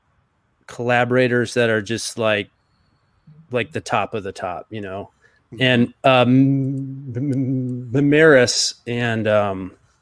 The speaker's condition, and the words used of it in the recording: Stuttering. Well, you know, with the before we get started here, I just wanted to tell everybody that's watching or listening that I'm a person who stutters.